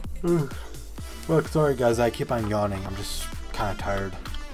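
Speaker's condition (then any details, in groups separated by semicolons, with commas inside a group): No condition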